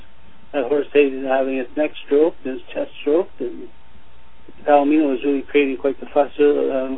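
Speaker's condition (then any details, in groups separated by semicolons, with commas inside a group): Parkinson's disease; after neural feedback therapy with Dr. Jacqueline Gisborne at Colorado clinic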